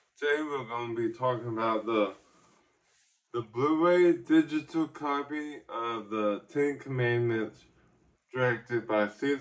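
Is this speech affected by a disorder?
Yes: ataxic cerebral palsy.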